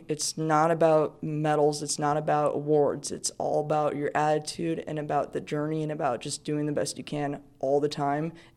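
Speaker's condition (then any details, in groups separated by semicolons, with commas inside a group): No condition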